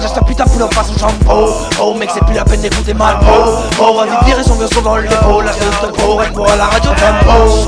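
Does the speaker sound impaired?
No.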